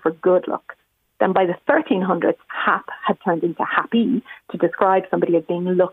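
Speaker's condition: No condition

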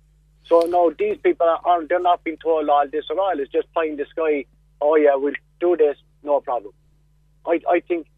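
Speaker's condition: No condition

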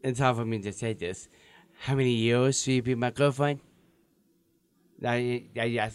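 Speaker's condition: Down syndrome

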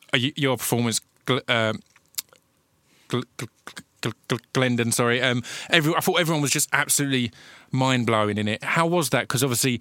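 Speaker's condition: Stutter; since childhood, attributed to near-drowning as child, found under hypnosis at 13 or 14; struggles on guest's name Dylan Moran during recording; triggered by certain words, trouble on first sound, adds letter or slurs to lead in, eases on stage; repeated sounds, prolonged sounds, blocks

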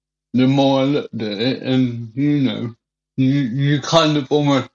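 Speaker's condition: Cerebral palsy; wheelchair

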